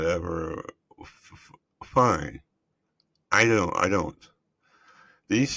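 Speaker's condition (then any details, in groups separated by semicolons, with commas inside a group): Multiple system atrophy; central hypoventilation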